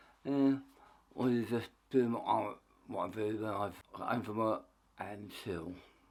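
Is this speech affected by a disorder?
Yes: tongue cancer; half tongue removed.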